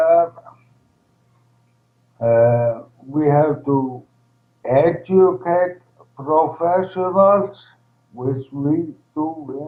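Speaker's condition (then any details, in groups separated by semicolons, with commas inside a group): ALS, primary lateral sclerosis, PLS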